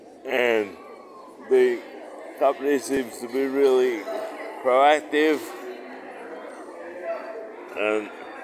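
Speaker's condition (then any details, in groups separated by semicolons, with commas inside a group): Cerebral palsy; uses wheelchair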